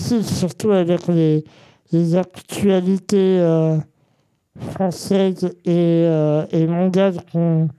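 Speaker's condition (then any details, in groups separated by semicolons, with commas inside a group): Congenital muscular dystrophy; present from birth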